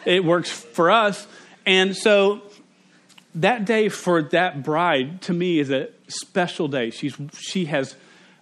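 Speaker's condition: Stuttering; cannot turn on or off; stutters involuntarily, cannot control it, strangers notice the stutter, earlier weddings not fully fluent; repeated words, prolonged sounds

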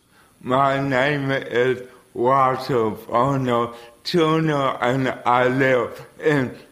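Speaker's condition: Cerebral palsy

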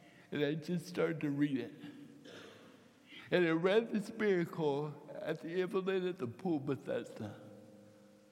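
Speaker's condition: Cerebral palsy, mild; hand tremor

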